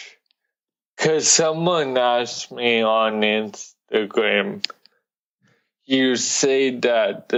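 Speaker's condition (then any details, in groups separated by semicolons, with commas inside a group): Cerebral palsy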